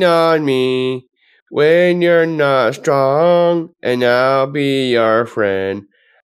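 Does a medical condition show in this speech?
Yes: Down syndrome; from birth.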